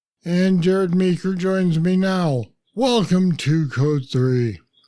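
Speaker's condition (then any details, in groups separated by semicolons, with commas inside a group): Parkinson's disease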